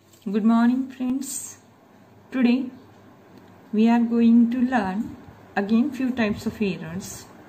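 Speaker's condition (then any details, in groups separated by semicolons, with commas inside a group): No condition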